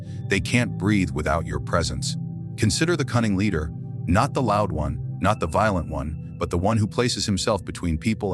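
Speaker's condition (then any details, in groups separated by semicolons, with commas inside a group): No condition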